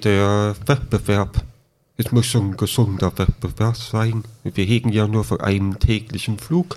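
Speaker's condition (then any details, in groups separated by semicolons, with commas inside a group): Deafness with cochlear implant, congenital deafness; born deaf, no hearing until age 13, cochlear implant surgery at 13, lip reading; speech still audibly affected per host; hardly spoke before implant, 3-4 years relearning speech and hearing, raised orally, no sign language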